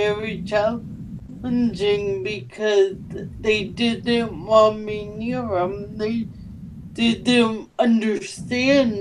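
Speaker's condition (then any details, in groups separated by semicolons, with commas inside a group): Cerebral palsy; able to speak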